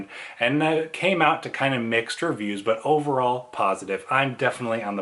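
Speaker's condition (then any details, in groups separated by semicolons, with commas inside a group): No condition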